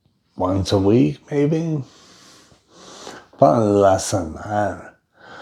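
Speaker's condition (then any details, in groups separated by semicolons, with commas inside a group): Brain injury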